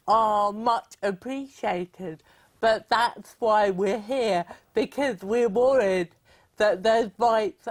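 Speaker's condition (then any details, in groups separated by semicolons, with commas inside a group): Cerebral palsy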